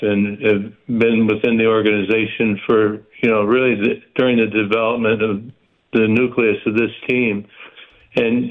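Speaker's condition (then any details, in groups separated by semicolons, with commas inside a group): Parkinson's; stays active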